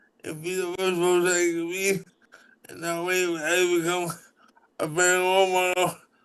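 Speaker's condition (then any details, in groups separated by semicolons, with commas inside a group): Cerebral palsy; wheelchair user; audible speech impairment, variable days, sometimes not understood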